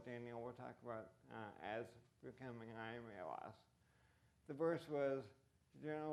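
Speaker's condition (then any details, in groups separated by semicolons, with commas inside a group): ALS; voice and hands affected; voice impacted, reduced fluency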